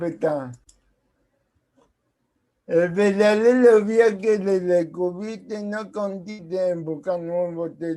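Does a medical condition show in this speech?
Yes: cerebral palsy; present since birth; speaks as if with potato in mouth.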